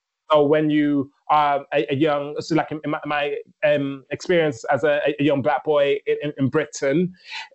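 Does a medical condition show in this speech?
Yes: stammer; considered mute, did not speak until age five, needed speech therapy but never had it; stammer audible in recording, uses rhythmic techniques from rapping in everyday speech; chest and mind contract when stammering, even now, rapping Eminem lyrics let speech flow loosely; here repeated sounds.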